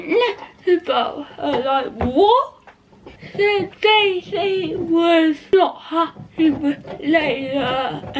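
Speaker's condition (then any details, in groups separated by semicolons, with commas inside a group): Cerebral palsy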